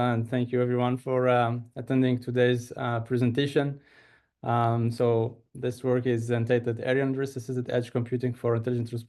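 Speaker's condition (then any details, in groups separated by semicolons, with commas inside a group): No condition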